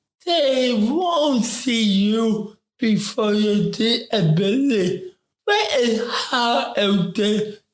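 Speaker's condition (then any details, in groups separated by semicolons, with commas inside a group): Ataxic cerebral palsy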